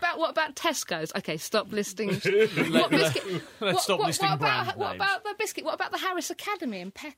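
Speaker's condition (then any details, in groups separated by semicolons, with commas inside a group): Tourette's syndrome; physical and verbal tics, coprolalia with involuntary obscene tics, occasional tics colliding unusual ideas; frequent verbal tics, also hedgehog, cats, Aladdin, otherwise clear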